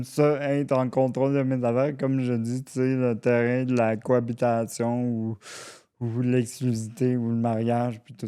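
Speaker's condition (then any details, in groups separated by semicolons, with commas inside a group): Cerebral palsy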